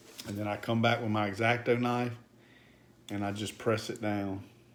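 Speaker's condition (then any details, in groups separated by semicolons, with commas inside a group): No condition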